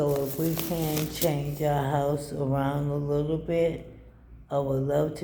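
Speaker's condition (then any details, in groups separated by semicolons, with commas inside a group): ALS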